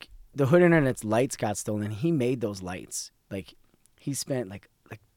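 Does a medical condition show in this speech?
No.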